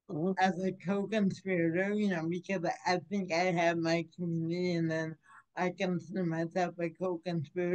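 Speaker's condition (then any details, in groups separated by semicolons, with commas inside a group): Cerebral palsy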